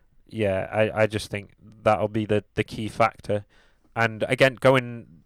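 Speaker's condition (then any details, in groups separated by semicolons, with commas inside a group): No condition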